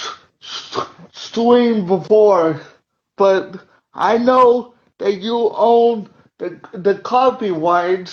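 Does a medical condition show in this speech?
Yes: cerebral palsy; uses wheelchair.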